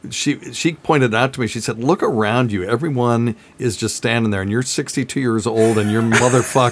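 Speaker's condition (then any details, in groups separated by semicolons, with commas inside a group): No condition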